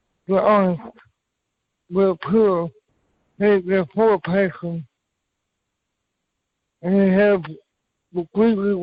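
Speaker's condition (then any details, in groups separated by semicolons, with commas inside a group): Cerebral palsy; from birth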